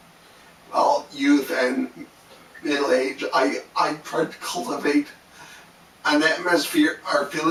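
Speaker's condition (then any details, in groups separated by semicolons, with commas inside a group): Cerebellar ataxia from brain tumour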